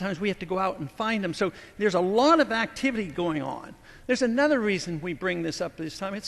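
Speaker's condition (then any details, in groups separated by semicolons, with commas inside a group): No condition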